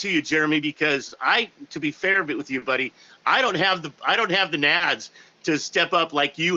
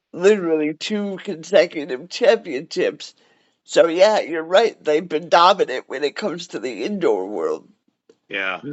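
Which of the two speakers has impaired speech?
The second: cerebral palsy; cerebral palsy, wheelchair.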